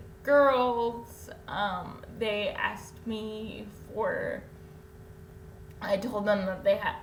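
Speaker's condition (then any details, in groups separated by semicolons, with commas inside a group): Cerebral palsy; infant ventilator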